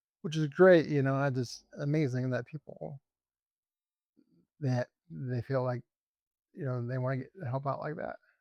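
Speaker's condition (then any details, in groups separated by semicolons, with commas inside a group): ALS; genetic form; tofersen spinal injections, walking aids, breathing equipment, speech therapy; voice still present, voice banked, attends speech therapy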